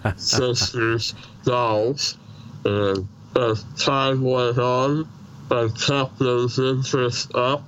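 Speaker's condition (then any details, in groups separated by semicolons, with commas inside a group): Treacher Collins syndrome, severe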